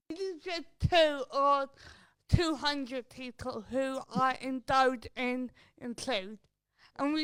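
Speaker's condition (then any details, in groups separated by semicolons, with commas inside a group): Cerebral palsy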